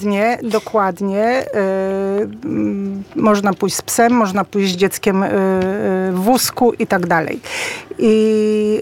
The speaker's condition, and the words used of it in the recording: No condition.